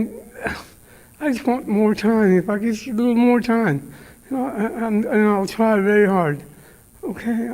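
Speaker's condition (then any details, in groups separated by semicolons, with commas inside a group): Brain injury; injury years ago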